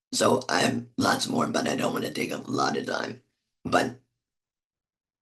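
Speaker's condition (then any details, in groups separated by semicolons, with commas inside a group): Laryngectomy; laryngectomy nearly nine years ago, 28-year cancer survivor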